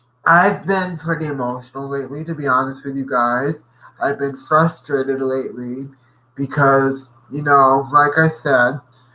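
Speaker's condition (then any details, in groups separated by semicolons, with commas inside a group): Cerebral palsy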